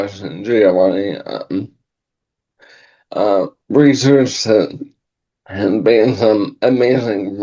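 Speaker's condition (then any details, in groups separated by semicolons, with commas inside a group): ALS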